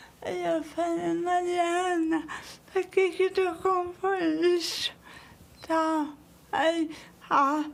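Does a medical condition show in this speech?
Yes: cerebral palsy.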